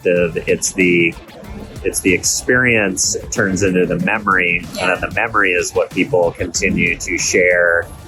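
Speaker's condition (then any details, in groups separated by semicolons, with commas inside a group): No condition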